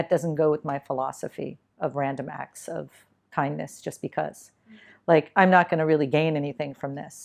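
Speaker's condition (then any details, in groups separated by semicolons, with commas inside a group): No condition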